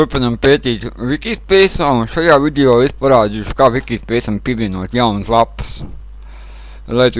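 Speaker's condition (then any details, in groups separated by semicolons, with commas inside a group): Cerebral palsy; since birth; speech not very clear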